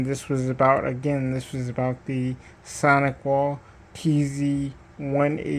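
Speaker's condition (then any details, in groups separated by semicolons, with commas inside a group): Cerebral palsy; diplegia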